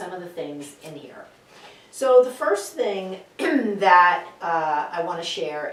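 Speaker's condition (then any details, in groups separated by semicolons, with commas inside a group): No condition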